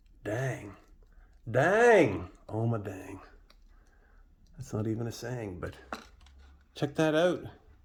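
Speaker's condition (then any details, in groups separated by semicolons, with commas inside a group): No condition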